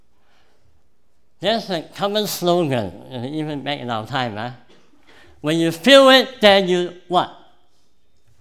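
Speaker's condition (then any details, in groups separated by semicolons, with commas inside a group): Cleft palate; congenital cleft palate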